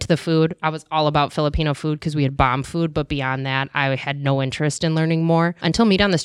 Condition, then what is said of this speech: None; typical speech.